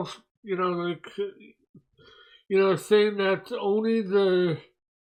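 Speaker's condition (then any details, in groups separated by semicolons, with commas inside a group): Mobius syndrome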